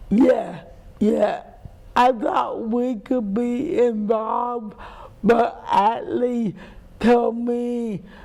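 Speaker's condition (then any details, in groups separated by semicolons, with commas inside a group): Cerebral palsy; speech impairment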